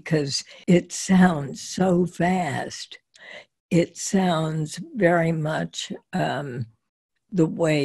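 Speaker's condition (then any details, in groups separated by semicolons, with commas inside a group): Spasmodic dysphonia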